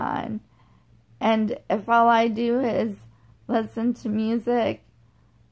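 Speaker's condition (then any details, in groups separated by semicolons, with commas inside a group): Generalized dystonia; generalized form, sustained muscle contractions; recovering from pneumonia, recently hospitalized; lost swallow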